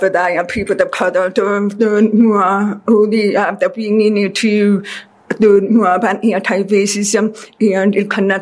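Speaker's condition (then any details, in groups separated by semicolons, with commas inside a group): Deafness; deaf since childhood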